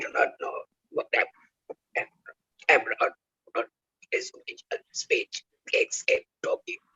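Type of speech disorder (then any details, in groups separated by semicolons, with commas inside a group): Oesophageal speech; laryngectomy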